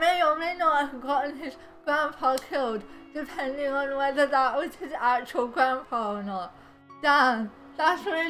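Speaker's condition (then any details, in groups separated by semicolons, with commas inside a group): Cerebral palsy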